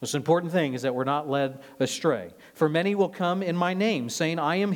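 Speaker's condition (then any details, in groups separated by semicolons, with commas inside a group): No condition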